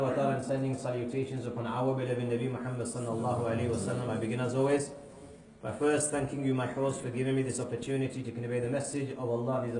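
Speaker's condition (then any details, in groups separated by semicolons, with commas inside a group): No condition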